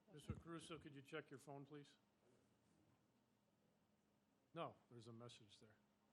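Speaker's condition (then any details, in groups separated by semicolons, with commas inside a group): No condition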